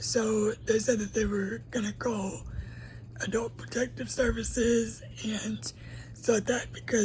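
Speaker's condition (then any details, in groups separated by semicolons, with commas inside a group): Cerebral palsy; uses a wheelchair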